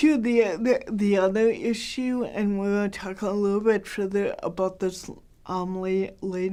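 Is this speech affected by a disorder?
Yes: cerebral palsy, mild; hard to understand.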